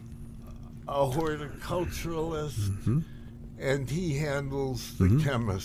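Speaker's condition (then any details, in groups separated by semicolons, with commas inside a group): Parkinson's disease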